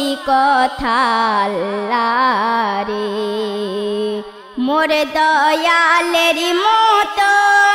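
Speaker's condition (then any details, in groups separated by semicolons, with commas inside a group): No condition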